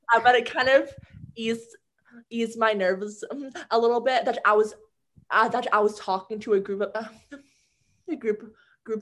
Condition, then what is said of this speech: Stuttering. You can give someone the tools to speak proudly and like, yes, like I stutter, but you can't really control it at times.